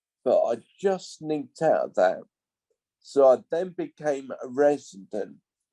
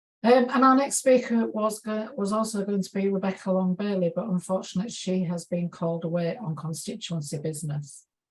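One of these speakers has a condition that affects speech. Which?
The first: multiple sclerosis.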